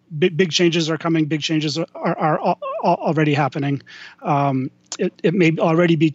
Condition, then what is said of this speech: Stuttering. I like to say I have a voice made for print.